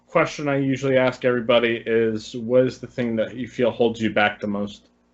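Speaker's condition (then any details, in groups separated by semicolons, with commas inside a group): No condition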